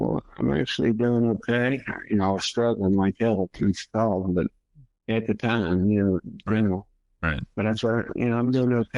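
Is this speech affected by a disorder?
Yes: multiple sclerosis.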